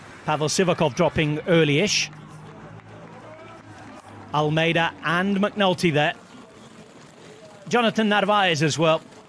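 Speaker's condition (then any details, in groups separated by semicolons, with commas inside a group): No condition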